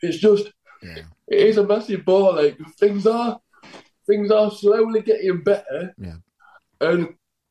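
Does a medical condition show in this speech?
Yes: cerebral palsy; cannot walk.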